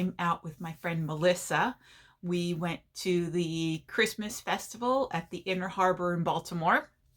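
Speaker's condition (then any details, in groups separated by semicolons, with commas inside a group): No condition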